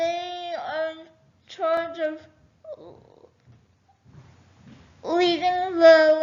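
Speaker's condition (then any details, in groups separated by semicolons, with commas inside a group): Cerebral palsy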